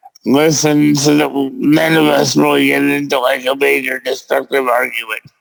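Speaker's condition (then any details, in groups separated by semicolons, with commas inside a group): Cerebral palsy; present since birth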